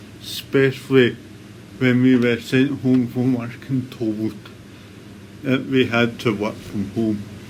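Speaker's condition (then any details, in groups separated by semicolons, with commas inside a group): Cerebral palsy; complex operation for condition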